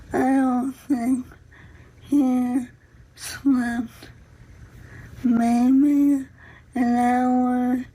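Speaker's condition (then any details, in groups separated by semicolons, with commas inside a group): ALS; cause attributed to bacterial infection, treated; about 15 years since diagnosis, physical therapy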